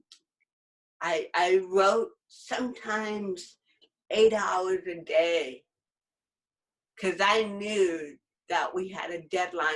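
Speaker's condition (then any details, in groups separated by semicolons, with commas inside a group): Cerebral palsy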